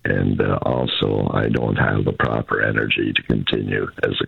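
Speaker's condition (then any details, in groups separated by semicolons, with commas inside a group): Throat cancer; throat cancer as fifth bout of cancer; recovered, ongoing throat trouble, trouble with taste, low energy; voice affected by throat cancer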